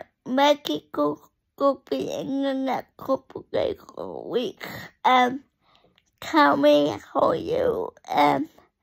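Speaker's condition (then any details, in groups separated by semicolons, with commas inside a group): Cerebral palsy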